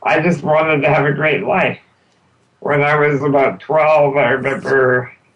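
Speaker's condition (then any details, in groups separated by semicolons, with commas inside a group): Spinal muscular atrophy; not expected to live long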